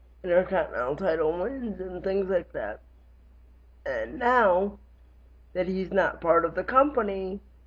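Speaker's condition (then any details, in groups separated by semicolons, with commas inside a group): Cerebral palsy; lifelong, wheelchair user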